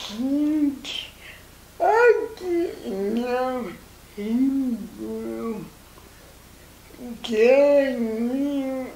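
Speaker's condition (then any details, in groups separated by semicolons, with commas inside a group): Cerebral palsy; motorized wheelchair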